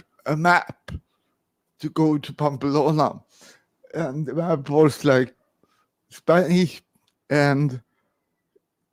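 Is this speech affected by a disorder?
Yes: cerebral palsy, severe.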